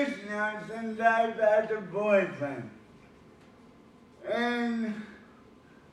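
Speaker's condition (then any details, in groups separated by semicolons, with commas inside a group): Cerebral palsy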